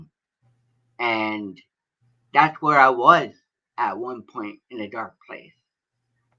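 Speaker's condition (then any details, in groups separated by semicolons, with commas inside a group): Cerebral palsy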